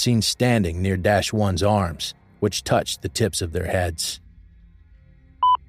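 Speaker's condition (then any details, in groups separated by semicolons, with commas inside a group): No condition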